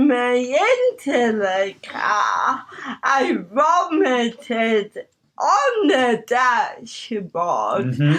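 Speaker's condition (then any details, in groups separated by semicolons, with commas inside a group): Cerebral palsy; talks a bit slower than others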